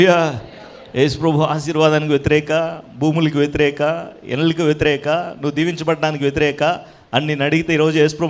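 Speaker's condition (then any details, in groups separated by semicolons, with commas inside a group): No condition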